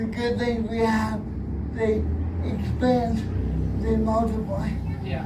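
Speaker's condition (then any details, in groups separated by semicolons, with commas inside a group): Cerebral palsy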